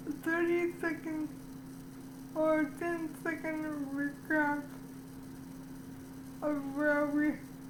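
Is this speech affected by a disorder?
Yes: cerebral palsy.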